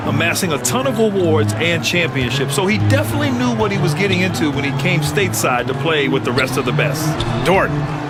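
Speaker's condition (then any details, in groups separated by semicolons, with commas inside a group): No condition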